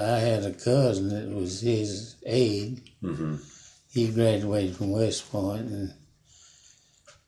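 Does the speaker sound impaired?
Yes: Parkinson's; about 5 years since onset.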